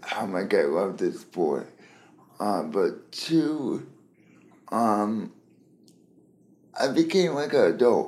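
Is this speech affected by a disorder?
Yes: cerebral palsy; spastic quadriplegic cerebral palsy from birth, delayed development, diagnosed by doctor, uses wheelchair.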